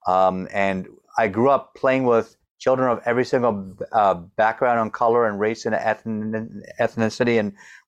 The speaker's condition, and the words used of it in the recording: Stuttering. And and you hear me now. I'm still not perfect.